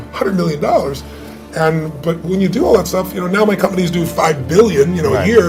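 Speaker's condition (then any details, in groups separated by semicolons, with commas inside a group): No condition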